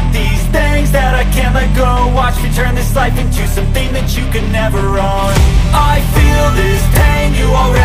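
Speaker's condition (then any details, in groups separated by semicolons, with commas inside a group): No condition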